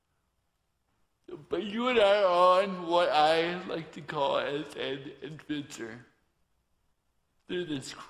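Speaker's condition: Torsion dystonia; vocal cords twist with torso

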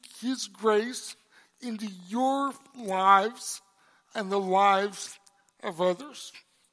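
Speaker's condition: Cerebral palsy; congenital

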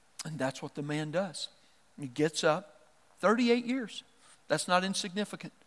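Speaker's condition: No condition

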